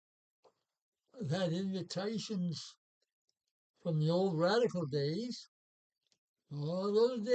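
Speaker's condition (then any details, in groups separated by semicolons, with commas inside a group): Parkinson's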